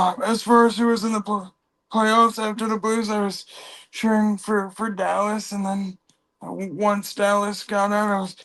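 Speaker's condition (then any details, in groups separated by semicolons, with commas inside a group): Cerebral palsy; from birth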